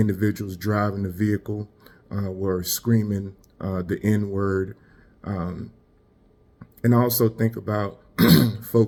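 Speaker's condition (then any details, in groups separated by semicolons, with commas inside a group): No condition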